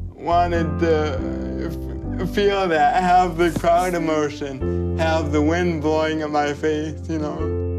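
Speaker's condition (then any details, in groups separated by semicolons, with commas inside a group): Cerebral palsy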